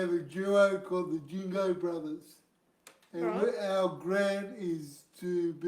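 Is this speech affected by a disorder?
Yes: cerebral palsy.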